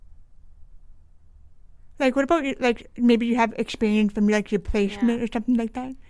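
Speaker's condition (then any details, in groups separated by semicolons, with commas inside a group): Deaf with cochlear implant, congenital; born deaf, hard to hear everyone in group work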